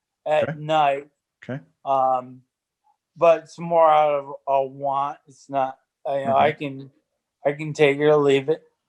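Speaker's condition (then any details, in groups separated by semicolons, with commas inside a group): ALS; spasticity as early symptom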